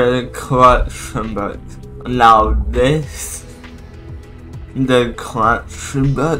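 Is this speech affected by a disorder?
Yes: cerebral palsy.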